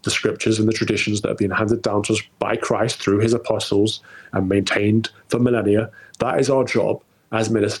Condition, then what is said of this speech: None; typical speech.